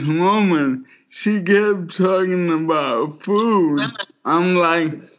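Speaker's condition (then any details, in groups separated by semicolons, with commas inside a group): Motor neuron disease; form of ALS (Lou Gehrig's disease), brain not talking to muscles, first sign about 4 years ago; can no longer dance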